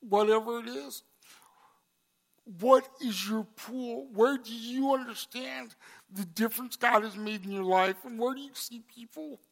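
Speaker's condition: Cerebral palsy; congenital

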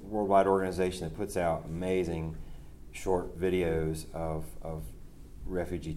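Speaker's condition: No condition

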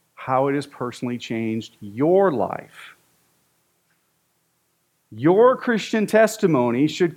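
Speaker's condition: No condition

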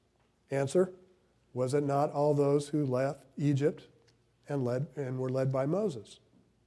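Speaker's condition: No condition

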